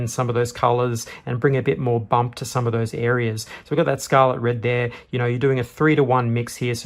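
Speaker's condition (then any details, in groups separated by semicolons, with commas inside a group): No condition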